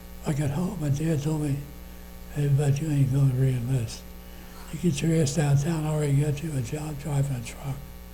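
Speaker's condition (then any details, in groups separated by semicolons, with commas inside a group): Parkinson's disease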